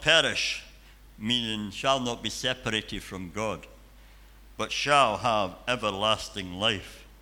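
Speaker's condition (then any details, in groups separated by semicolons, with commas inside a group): Cleft palate and cleft lip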